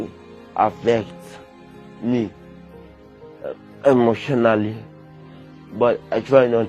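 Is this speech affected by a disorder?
Yes: cerebral palsy.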